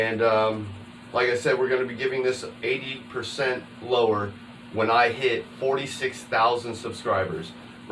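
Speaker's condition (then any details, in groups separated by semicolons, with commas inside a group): No condition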